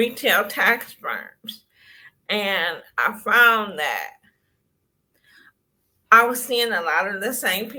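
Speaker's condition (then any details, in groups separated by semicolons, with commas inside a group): Cerebral palsy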